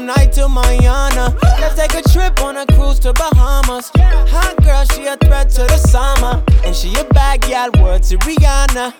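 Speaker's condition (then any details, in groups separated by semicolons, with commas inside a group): No condition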